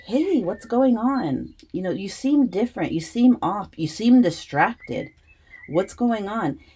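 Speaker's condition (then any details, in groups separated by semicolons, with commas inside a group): No condition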